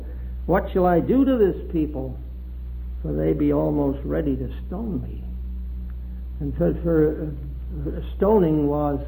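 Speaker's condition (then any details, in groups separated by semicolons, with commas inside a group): No condition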